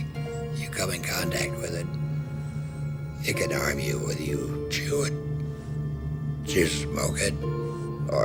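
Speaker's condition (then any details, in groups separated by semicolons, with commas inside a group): Laryngectomy; total laryngectomy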